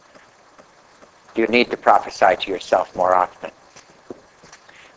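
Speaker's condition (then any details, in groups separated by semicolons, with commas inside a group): No condition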